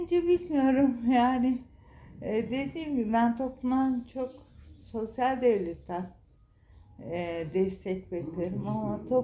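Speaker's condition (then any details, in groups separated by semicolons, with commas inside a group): ALS, upper motor neuron predominant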